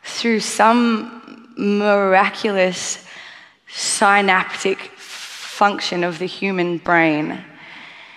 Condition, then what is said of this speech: Stuttering. I sound much more confident and nothing happens, you know, it's fine.